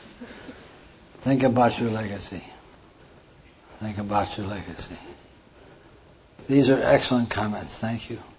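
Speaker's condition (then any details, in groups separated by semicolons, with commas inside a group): Parkinson's; hand tremor during talk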